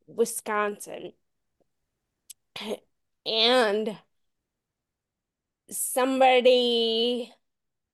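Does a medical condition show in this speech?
Yes: Friedreich's ataxia; progressive muscular dystrophy form, symptoms from about 13, diagnosed at 17, initially called mild, walking difficulty; voice worsened, cadence and slurring getting worse.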